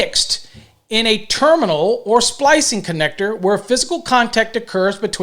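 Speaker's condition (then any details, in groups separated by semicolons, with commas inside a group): No condition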